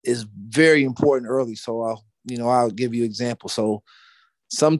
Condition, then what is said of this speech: No condition.